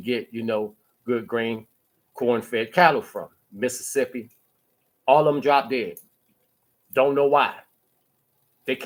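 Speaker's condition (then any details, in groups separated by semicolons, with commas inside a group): No condition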